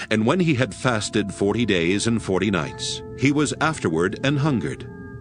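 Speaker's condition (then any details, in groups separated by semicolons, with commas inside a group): No condition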